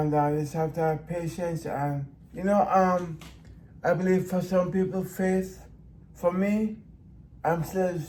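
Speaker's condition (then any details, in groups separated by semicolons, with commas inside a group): Brain injury; in brain injury rehab facility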